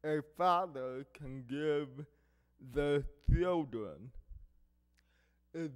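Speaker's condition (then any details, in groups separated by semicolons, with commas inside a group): Cerebral palsy; affects hearing and speech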